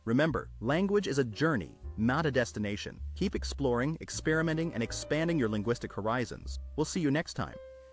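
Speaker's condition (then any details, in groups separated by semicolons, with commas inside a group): No condition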